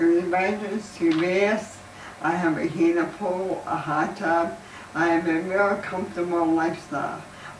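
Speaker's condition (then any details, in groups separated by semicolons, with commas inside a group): ALS; lost use of arms; terminal stage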